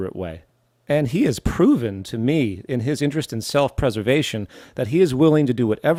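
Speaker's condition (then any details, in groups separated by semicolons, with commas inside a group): No condition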